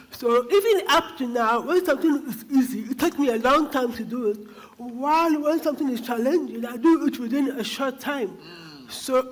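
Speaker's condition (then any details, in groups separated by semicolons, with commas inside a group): Cerebral palsy; diagnosed by brain scan; diagnosed at age 1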